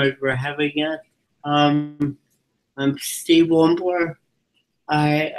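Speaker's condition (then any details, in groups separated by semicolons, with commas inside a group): Cerebral palsy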